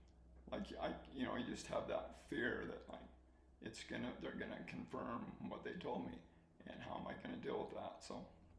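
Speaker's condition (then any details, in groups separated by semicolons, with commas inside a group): ALS; slow-progressing form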